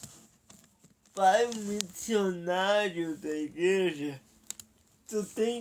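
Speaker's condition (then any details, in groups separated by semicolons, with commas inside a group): Paralysis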